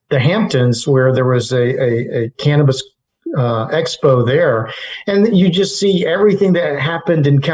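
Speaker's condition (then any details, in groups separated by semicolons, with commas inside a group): No condition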